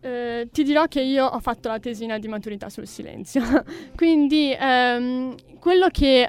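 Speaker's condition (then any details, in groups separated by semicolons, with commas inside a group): Deafness with cochlear implant; deaf from birth in right ear, congenital cytomegalovirus, 2-hour surgery in 2006, 15-stitch scar left head; wears cochlear implant since 2006, external part similar to hearing aid; documented as deaf-mute but speaks plenty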